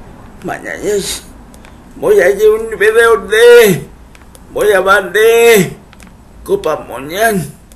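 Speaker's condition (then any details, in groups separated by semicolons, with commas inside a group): Cerebral palsy; uses wheelchair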